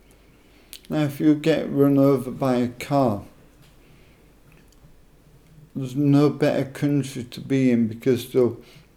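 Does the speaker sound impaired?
Yes: motor neuron disease; advanced motor neuron disease diagnosed in Dubai age 48 after year of misdiagnosis, muscle weakness; 4 years post-diagnosis, daily hypoxic breathing exercises, three-monthly breathing tests, blood oxygen 99%, young-adult lung capacity; speech weakness, not brilliant but understandable, muscle machine on atrophy setting for voice box, still talking.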